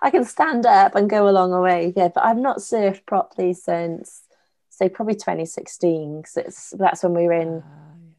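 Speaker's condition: No condition

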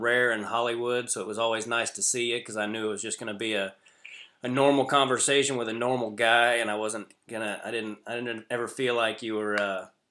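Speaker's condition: No condition

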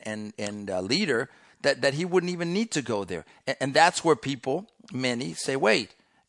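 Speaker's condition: No condition

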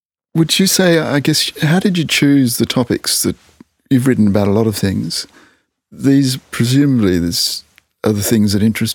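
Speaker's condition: No condition

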